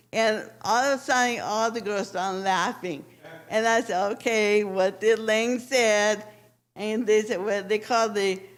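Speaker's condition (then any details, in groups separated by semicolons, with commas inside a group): Cerebral palsy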